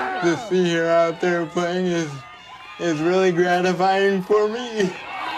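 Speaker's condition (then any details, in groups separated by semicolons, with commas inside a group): Cerebral palsy; doctors predicted may never speak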